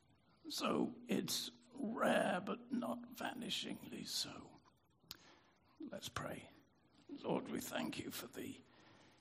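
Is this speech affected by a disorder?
Yes: spasmodic dysphonia; voice therapist recommended by audiologist Joanne Tyson.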